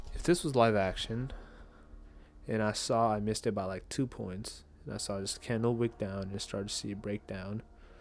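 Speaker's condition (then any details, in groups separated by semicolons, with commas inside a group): No condition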